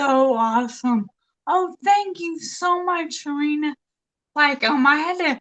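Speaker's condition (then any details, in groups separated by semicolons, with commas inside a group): Traumatic brain injury; car accident, head surgery, previous tracheostomy; six-week coma after accident; voice affected, initially could not talk, needed speech therapy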